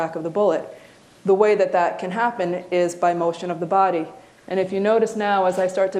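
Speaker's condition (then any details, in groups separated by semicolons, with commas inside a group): No condition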